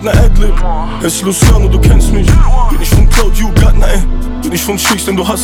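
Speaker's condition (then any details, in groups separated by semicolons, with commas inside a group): No condition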